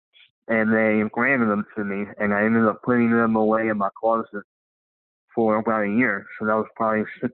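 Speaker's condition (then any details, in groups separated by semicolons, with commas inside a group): Cleft lip and palate; full-time wheelchair at 13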